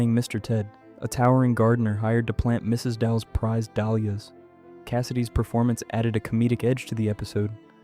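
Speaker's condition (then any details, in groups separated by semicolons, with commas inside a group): No condition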